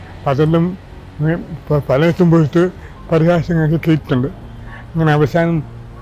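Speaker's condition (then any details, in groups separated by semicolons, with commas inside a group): Cerebral palsy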